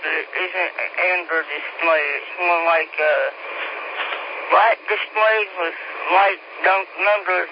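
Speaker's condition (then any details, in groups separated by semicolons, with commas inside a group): Speech impediment; several disabilities, long hard battle; still talks on ham radio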